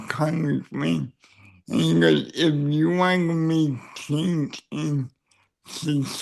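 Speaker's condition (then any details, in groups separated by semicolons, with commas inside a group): Cerebral palsy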